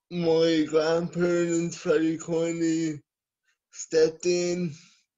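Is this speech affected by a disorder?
Yes: cerebral palsy; from birth, scoliosis.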